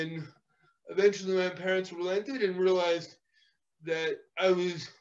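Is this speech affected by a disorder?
Yes: cerebral palsy.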